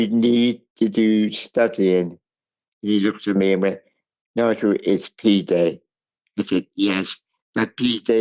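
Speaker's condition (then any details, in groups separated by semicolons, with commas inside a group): Cerebral palsy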